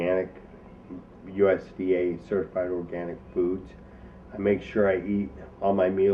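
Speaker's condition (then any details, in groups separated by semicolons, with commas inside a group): ALS; onset in arms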